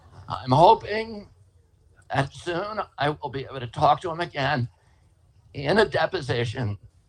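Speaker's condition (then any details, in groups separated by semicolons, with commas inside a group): Spasmodic dystonia; formerly very strong voice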